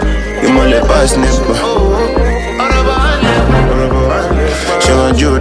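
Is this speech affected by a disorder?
No.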